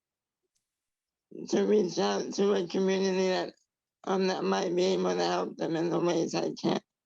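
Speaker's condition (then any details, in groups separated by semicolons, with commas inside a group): Traumatic brain injury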